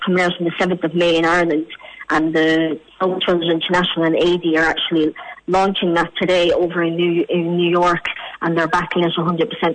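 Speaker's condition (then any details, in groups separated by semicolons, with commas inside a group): Cleft palate; congenital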